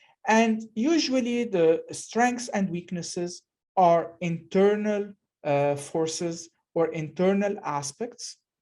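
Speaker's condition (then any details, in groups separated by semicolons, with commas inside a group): No condition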